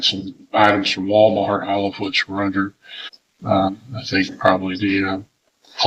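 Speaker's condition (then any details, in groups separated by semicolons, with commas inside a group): No condition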